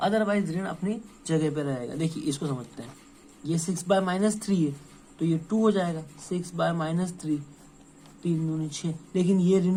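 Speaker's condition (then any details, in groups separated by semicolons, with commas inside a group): No condition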